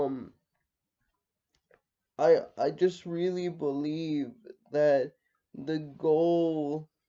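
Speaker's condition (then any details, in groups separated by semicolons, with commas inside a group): Cerebral palsy, mixed, mild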